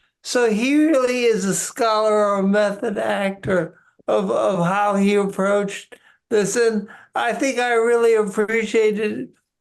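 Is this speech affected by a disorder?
Yes: Parkinson's; deep brain stimulation, surgery four years after diagnosis.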